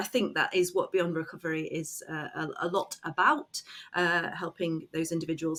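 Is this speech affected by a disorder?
No.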